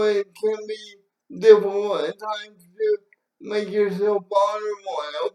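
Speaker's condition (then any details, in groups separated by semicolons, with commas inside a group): Cerebral palsy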